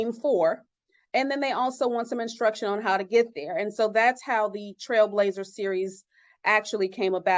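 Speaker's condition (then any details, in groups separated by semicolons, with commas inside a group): No condition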